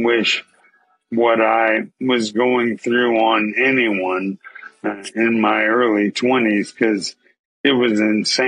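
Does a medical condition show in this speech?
Yes: ALS.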